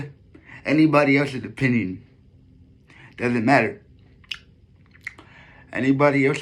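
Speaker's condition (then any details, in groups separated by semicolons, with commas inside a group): Cerebral palsy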